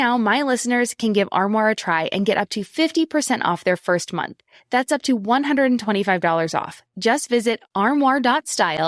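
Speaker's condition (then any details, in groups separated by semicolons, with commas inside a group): No condition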